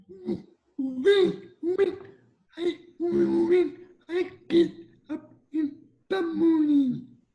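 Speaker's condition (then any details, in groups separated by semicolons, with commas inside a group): Cerebral palsy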